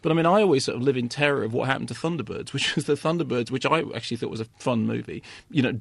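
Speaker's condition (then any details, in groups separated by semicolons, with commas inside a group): No condition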